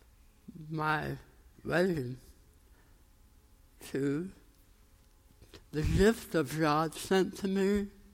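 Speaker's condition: Tongue cancer, jaw reconstruction, osteonecrosis of jaw after radiation; radiation-treated tongue cancer, titanium implants

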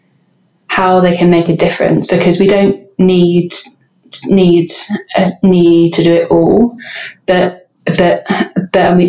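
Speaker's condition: Stammer; stammering left unedited in podcast, British Stammering Association no diversity without disfluency campaign; repeated sounds, repeated words, prolonged sounds

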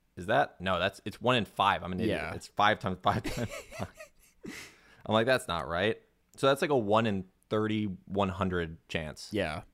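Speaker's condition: No condition

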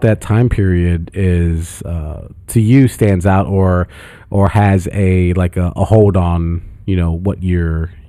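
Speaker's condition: No condition

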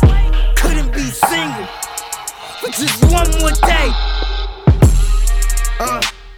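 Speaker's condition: No condition

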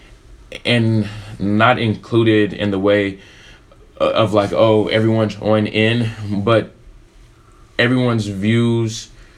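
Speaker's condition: Stutter; stutter since childhood, really bad when growing up; peers laughed and asked why speaks this way; prolonged sounds

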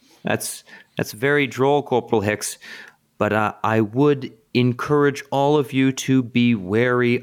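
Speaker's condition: No condition

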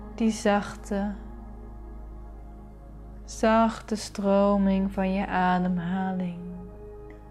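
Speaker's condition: No condition

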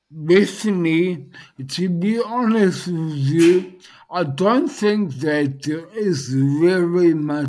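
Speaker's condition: Dysarthria post-stroke; speech highly affected

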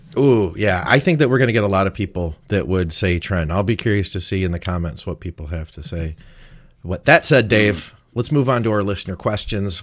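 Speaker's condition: No condition

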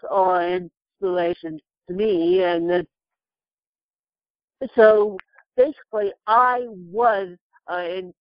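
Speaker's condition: Cerebral palsy; can type but very slowly, writes books using Apple Siri speech dictation

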